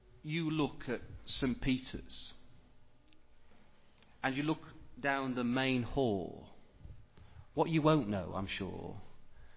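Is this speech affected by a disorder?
No.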